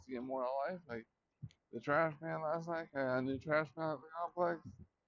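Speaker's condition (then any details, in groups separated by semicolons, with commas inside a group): Traumatic brain injury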